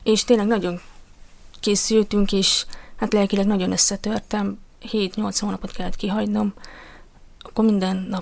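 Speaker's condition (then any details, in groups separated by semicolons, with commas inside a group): Deafness; cochlear implant 2.5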